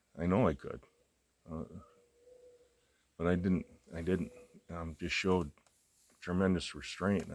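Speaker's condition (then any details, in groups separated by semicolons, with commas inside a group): No condition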